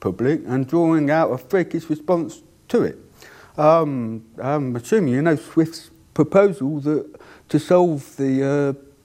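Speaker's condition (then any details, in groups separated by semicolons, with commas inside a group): Deafness; cannot hear own voice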